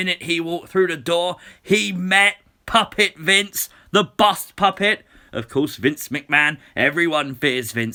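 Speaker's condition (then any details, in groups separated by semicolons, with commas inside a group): No condition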